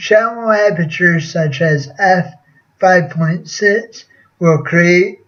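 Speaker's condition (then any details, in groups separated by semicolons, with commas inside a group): Cerebral palsy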